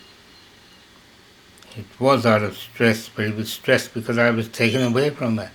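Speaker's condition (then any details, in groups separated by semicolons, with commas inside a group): Slurred speech from poisoning; hypersalivation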